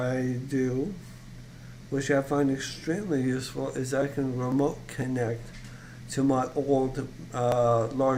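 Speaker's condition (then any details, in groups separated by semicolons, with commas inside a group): ALS; voice still fairly strong, voice banked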